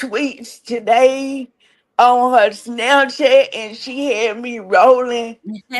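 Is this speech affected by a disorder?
Yes: cerebral palsy; recognized around age 3 or 4.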